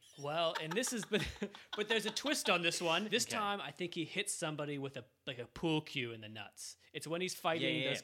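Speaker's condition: No condition

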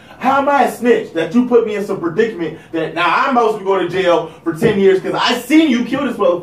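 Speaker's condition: No condition

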